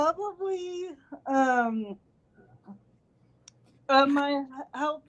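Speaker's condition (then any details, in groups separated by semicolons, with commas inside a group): Cerebral palsy; since birth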